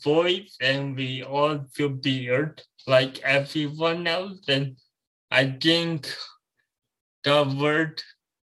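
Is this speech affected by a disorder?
Yes: cerebral palsy.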